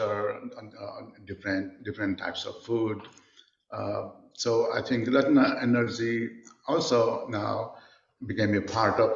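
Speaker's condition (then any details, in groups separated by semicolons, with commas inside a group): No condition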